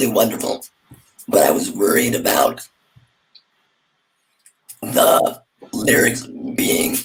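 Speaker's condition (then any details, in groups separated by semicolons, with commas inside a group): Laryngectomy; several years since surgery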